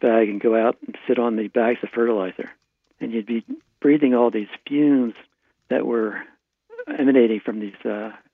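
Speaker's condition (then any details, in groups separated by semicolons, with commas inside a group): Parkinson's disease; right hand tremor at onset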